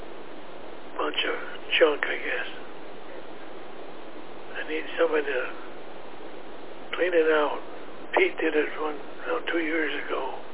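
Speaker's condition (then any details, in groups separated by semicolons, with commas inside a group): Parkinson's disease; treated by doctor in Utica; medication being changed, new batch of medicine being tried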